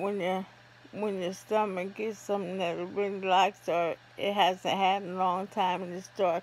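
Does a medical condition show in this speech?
Yes: ALS.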